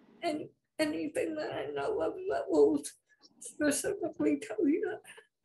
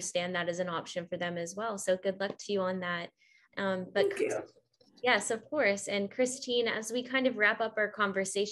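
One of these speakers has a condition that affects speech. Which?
The first: spastic cerebral palsy; spastic, all four limbs, wheelchair.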